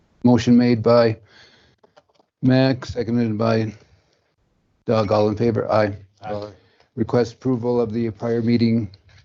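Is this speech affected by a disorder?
No.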